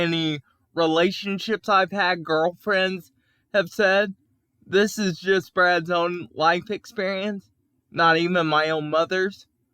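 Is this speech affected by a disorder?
Yes: cerebral palsy; onset at 5 months after breathing stopped, cannot walk; 38 years old, needs help with physical tasks; can speak.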